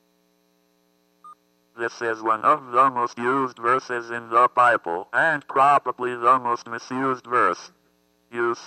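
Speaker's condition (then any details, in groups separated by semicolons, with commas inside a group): Athetoid cerebral palsy; birth oxygen loss over an hour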